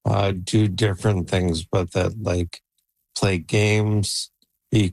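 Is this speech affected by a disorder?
Yes: ALS; Neuralink n1 brain implant 3 months ago, Toronto Western Hospital trial, computer control, age 48; still talking, voice declining, voice banked with 11 labs, communicating by computer through implant; expects to lose speech soon, 11 labs AI voice to speak via Neuralink.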